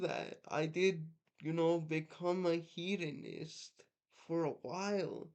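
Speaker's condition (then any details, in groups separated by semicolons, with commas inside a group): Cerebral palsy, mixed, mild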